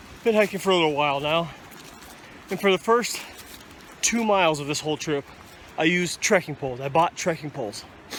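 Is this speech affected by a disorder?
No.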